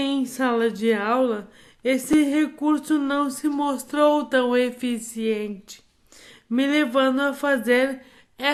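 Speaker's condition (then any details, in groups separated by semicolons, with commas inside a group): Amyotrophic lateral sclerosis; difficulty speaking, difficulty containing emotions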